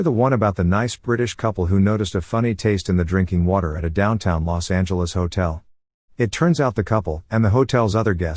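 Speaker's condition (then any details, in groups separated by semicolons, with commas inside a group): No condition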